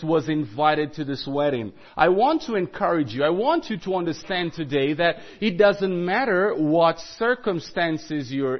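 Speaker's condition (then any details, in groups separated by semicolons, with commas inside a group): No condition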